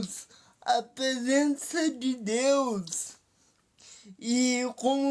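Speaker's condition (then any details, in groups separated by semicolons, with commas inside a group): Paralysis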